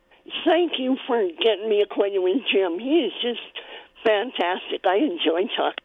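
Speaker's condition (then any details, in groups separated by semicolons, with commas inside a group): Cleft palate; congenital cleft palate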